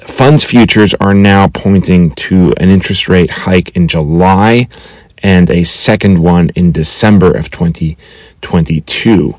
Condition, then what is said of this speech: None; typical speech.